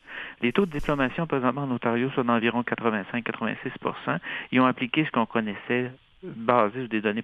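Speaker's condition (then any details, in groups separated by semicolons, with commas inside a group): No condition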